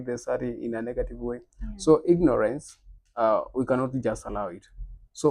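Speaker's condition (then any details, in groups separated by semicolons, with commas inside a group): No condition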